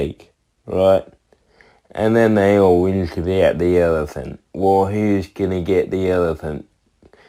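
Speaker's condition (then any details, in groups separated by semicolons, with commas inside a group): Cerebral palsy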